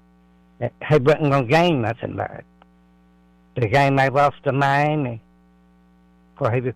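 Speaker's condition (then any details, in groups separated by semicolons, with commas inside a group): Oral cancer; says cannot speak plainly, speech unclear after oral cancer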